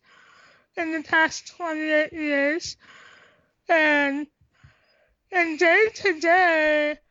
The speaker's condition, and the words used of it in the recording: Tracheostomy. Yeah, so to back up a little bit, when I was little, the doctors told my parents, like, oh, she's never going to talk.